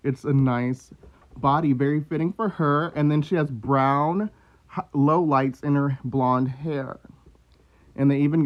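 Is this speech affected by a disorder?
No.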